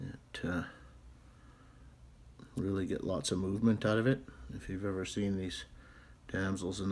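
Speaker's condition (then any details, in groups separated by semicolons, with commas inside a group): No condition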